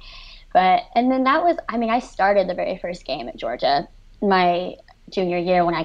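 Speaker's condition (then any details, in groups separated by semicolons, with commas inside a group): Cleft lip and palate, severe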